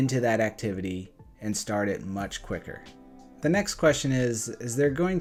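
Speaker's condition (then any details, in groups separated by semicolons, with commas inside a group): No condition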